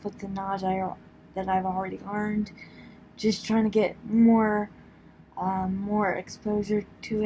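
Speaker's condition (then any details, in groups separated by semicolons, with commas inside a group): Cerebral palsy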